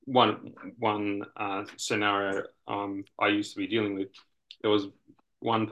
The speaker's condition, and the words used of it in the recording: Aphasia. I had a severe aphasia, so mm-hmm. they did not think I would actually be able to talk again, let alone talk in community again.